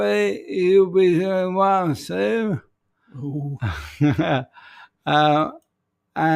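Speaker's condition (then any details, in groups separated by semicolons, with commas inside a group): ALS; speech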